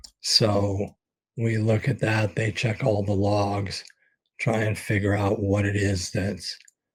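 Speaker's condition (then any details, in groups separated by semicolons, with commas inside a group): ALS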